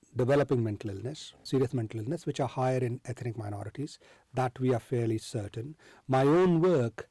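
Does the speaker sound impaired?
No.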